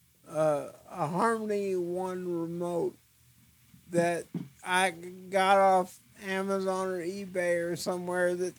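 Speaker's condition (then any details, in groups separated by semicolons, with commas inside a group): Cerebral palsy; trouble focusing eyes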